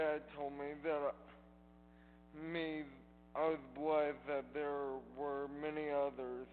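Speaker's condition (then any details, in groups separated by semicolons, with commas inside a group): Cerebral palsy; from birth, mostly legs, selective dorsal rhizotomy; two years post-surgery, intensive walking therapy, much improved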